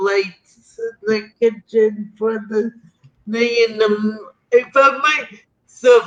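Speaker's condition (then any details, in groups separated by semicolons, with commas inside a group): Cerebral palsy; atypical gait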